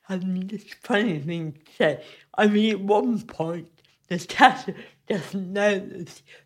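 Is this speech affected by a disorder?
Yes: cerebral palsy; loses balance often.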